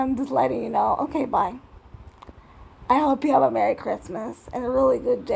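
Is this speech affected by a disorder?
Yes: cerebral palsy.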